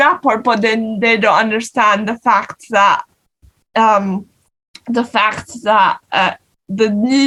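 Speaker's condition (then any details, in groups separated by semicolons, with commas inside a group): Cerebral palsy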